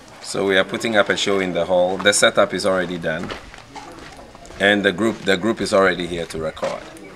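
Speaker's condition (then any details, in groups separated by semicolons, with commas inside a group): No condition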